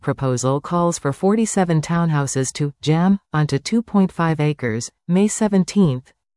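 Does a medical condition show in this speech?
No.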